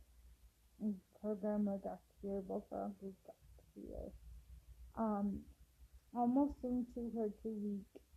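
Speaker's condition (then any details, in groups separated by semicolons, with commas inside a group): Cerebral palsy; affects walking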